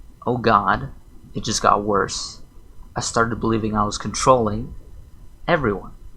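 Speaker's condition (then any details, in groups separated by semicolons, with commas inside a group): No condition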